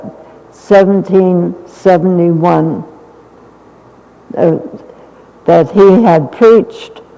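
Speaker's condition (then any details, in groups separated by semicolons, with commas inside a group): Essential tremor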